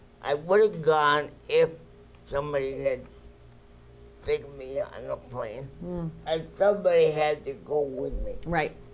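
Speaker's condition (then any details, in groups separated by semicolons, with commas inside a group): Cerebral palsy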